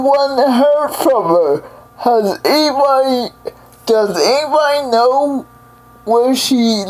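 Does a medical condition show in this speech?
Yes: cerebral palsy; several unnoticed strokes.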